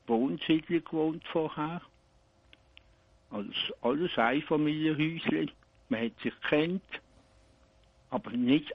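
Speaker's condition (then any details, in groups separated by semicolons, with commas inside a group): Oral cavity cancer, partial glossectomy; oral cavity cancer diagnosed 2 years ago at about 56, half of tongue removed, neck opened surgically, tracheotomy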